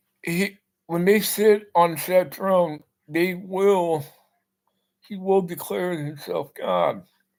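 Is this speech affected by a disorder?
Yes: Parkinson's; speech impediment.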